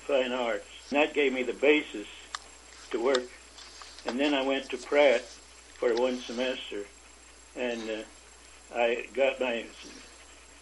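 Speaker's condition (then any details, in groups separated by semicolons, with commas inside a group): Parkinson's disease; about 25 years since onset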